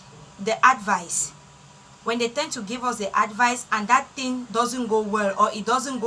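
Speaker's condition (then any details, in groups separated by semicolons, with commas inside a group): No condition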